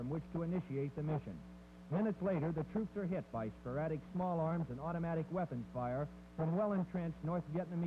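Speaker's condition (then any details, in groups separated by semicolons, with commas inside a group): No condition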